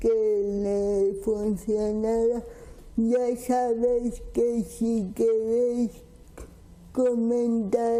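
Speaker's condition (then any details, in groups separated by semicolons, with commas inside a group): Cerebral palsy; speaks with difficulty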